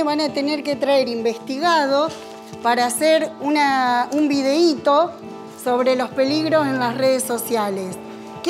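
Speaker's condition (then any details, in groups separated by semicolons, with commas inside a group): No condition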